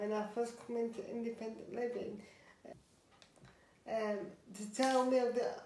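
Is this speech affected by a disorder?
Yes: cerebral palsy; physically disabled, uses wheelchair.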